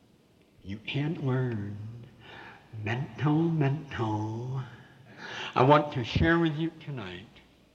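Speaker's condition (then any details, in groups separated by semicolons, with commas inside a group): Severe cleft palate with lisp; congenital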